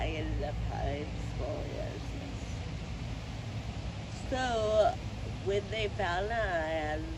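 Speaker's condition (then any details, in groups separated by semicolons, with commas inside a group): Friedreich ataxia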